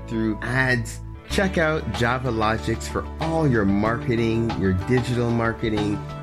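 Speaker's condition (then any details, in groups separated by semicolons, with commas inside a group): No condition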